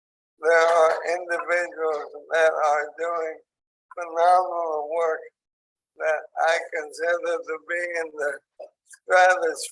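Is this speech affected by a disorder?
Yes: ALS; onset in hands and arms, tracheostomy.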